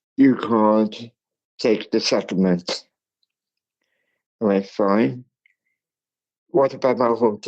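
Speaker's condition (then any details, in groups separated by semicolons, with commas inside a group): Cerebral palsy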